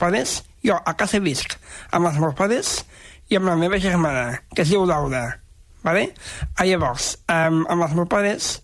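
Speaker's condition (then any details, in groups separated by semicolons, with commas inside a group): Down syndrome; very talkative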